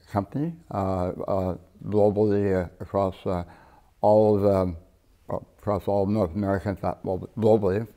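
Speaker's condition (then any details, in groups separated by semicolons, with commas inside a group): Partial glossectomy for tongue cancer; surgery years ago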